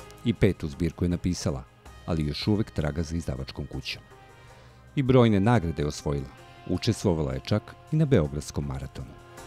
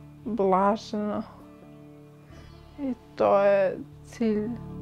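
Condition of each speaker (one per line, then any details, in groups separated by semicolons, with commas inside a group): No condition
Friedreich's ataxia; onset age nine, about eighteen years since onset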